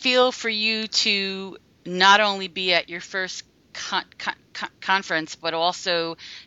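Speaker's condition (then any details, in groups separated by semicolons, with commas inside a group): Stuttering; childhood-onset stuttering, no childhood therapy, covert over 30 years, unconscious word switching, open since 2007 albany nsa chapter; stutters very little; repeated sounds, blocks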